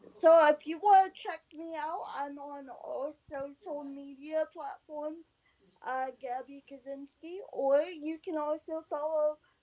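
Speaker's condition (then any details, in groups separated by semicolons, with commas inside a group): Cerebral palsy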